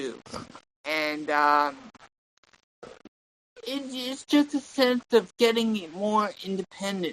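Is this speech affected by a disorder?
Yes: cerebral palsy; tongue and legs.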